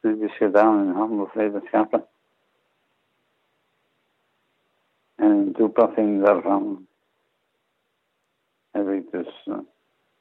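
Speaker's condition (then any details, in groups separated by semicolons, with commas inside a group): Parkinson's disease; late onset at age 75, tremor of hands and feet, first neurologist ruled out Parkinson, second and third diagnosed; about eight years since onset, medication slowing progression fairly well, physical decline requiring residential care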